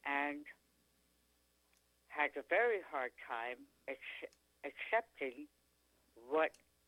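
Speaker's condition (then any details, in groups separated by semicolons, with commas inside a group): Tongue cancer; stage 4 tongue cancer, chronic sore throat symptom, Dr. Oxford removed three quarters of tongue, two surgeries; speaking and eating again after surgery; could not speak, swallow or eat after surgery, feeding tube, now speaks pretty clearly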